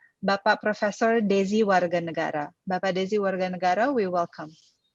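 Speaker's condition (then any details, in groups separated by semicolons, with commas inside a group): No condition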